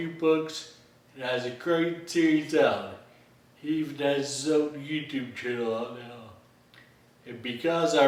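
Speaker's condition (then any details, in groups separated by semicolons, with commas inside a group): Friedreich ataxia; inherited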